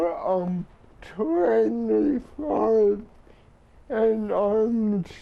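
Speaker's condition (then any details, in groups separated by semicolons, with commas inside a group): Cerebral palsy; since birth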